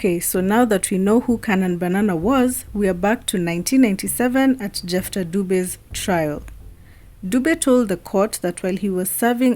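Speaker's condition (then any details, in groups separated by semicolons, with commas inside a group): No condition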